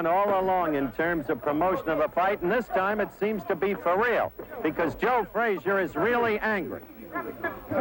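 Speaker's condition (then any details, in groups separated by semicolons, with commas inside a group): No condition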